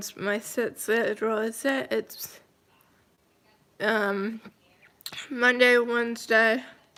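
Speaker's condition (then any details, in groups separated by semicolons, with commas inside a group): Cerebral palsy, mild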